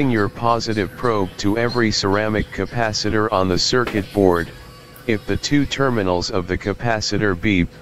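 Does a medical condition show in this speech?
No.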